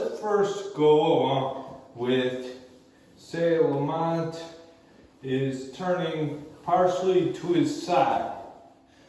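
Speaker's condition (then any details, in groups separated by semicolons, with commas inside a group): Cerebral palsy; movement dexterity issues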